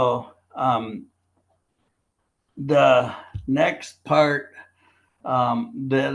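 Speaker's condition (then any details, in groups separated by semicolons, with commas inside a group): Primary lateral sclerosis, bulbar onset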